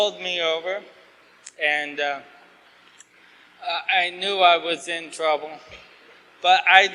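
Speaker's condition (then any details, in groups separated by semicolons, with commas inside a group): ALS; asked to talk slower, clearer, losing voice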